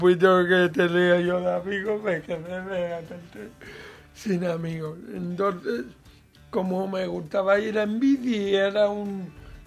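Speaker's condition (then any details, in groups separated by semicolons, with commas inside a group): Cerebral palsy; mild, lesser degree of disability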